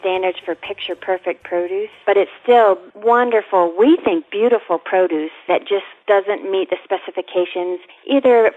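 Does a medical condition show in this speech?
No.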